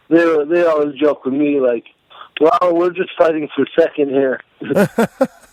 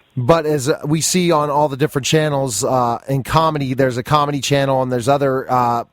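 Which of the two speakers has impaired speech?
The first: cerebral palsy; may sound drunk.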